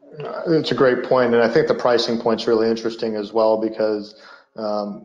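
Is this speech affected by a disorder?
No.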